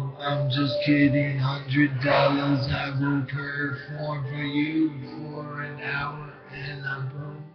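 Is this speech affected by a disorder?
Yes: brain injury.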